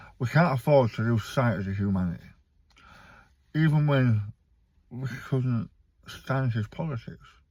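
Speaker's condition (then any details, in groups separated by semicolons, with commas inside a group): Stage 4 tongue cancer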